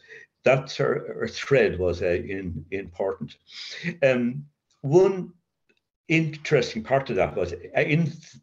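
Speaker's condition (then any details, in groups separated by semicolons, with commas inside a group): Covert stutter; severe childhood stutter, linked to adverse childhood experience, child guidance clinic, worse with teacher's punishment, covert since sobriety; still gets occasional blocks, uses voice as main working tool; stutters in mind more than aloud, avoids feared words, voice never feels own; repeated sounds, prolonged sounds, blocks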